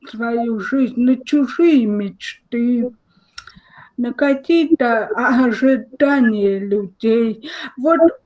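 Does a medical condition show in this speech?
Yes: cerebral palsy, spastic diplegia; caused by birth trauma.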